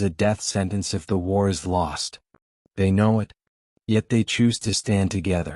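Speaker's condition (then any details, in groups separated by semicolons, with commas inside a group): No condition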